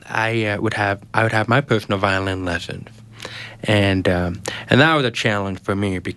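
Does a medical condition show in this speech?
Yes: genetic hearing loss; congenital genetic 90% hearing loss inherited from father, diagnosed almost age two, no cochlear implant; speaks well after years of therapy, trouble understanding unfamiliar accents on phone.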